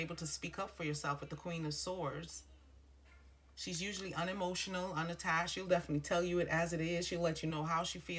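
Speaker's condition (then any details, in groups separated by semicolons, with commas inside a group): No condition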